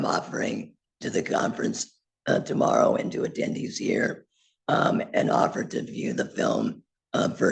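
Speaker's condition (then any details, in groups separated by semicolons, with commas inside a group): Laryngectomy; voice prosthesis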